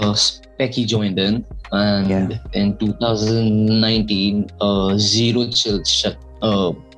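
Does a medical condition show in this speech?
Yes: stuttering; stammering since childhood; still stammers in conversation; stutters in normal speech, no stuttering while singing or rapping; here repeated sounds, blocks.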